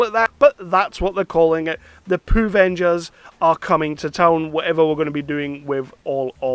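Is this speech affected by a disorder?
No.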